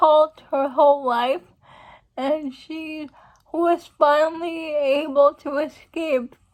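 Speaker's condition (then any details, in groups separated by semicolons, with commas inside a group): Cerebral palsy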